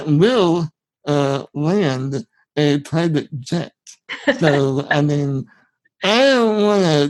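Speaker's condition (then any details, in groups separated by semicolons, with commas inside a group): Spinal muscular atrophy; genetic, from birth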